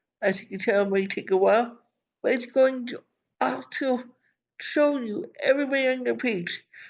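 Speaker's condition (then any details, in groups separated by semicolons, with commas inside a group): Cerebral palsy; from birth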